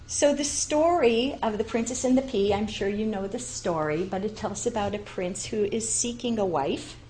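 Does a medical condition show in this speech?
No.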